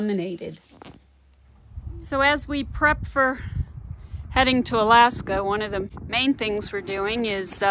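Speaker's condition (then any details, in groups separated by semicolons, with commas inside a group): No condition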